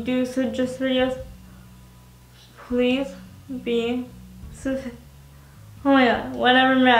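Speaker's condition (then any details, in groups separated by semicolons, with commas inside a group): Spastic quadriplegic cerebral palsy; tight spastic muscles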